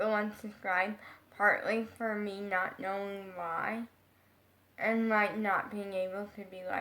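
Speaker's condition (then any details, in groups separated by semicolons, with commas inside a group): Brain injury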